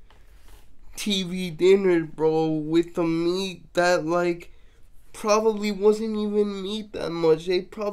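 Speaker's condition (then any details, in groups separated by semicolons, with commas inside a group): Cerebral palsy, mixed, mild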